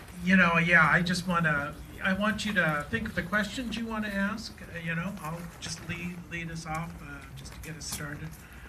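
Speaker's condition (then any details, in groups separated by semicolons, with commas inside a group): No condition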